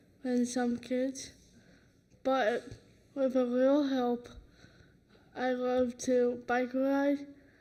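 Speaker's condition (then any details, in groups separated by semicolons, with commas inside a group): Cerebral palsy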